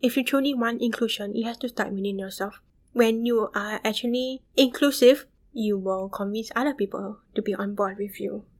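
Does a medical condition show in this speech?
Yes: bilateral sensorineural hearing loss, sensorineural, bilateral; severe right, profound left; intense speech therapy.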